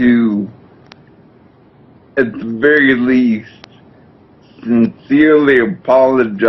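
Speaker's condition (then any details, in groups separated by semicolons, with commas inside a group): Brain injury from oxygen loss; speech significantly slurred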